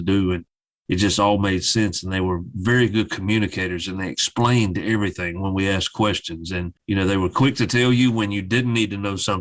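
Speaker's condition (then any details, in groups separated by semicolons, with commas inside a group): No condition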